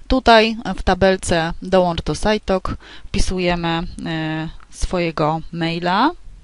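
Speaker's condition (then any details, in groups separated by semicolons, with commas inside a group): No condition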